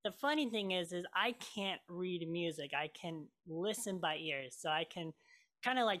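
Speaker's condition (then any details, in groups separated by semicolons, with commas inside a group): Cleft lip and palate; lip scar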